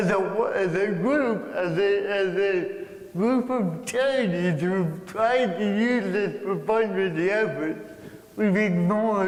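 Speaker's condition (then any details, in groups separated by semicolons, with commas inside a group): Cerebral palsy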